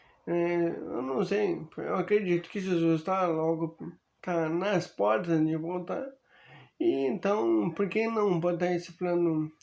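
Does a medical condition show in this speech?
Yes: amyotrophic lateral sclerosis; genetic form, earlier diagnosed hereditary spastic paraparesis, leg weakness; diagnosed about one month ago, progressive; increasingly impaired speech and walking.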